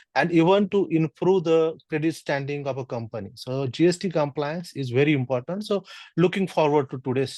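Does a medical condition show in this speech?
No.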